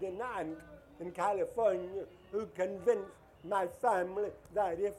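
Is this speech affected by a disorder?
Yes: deafness, acquired at age 5 from German measles; deaf since age five, caused by German measles, witch doctor put snake oil in ear in childhood.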